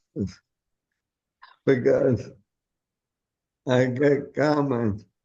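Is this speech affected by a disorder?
Yes: ALS.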